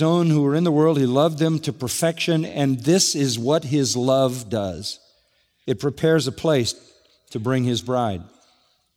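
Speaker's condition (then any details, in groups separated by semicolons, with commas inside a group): No condition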